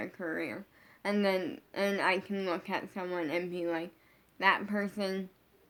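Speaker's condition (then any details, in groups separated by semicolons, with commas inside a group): Brain injury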